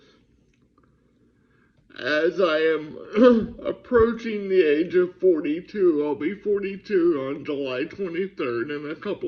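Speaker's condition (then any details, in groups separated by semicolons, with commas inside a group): Cerebral palsy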